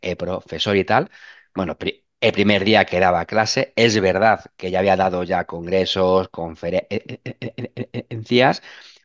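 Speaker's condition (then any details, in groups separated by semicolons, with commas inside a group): Stuttering; since childhood; sometimes stutters more than usual in class, pauses, laughs it off; repeated sounds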